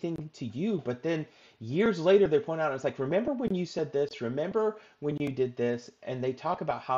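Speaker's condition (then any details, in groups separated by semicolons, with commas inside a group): No condition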